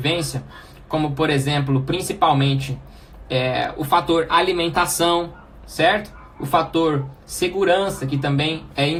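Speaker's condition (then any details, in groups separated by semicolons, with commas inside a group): No condition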